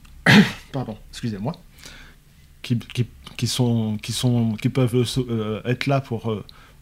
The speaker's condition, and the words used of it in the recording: Stuttering. De, de, me concentrer quand même pour, euh, pour être euh, intelligible de tout le monde.